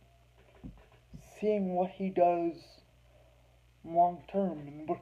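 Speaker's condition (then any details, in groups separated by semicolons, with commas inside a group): Cerebral palsy; heavily altered breathing patterns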